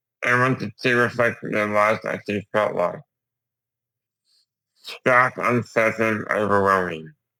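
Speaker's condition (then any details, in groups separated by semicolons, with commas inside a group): Duchenne muscular dystrophy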